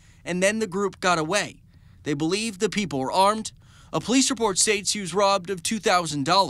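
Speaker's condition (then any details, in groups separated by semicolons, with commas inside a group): No condition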